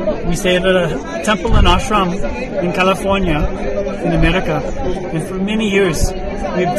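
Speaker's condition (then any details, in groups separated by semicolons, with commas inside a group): No condition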